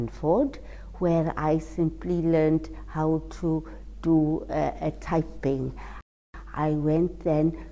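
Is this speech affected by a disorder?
Yes: cerebral palsy.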